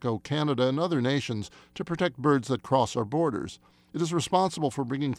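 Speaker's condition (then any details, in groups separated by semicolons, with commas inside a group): No condition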